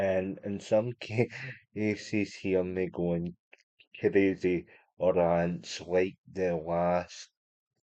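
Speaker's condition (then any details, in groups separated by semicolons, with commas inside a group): Cerebral palsy; unable to walk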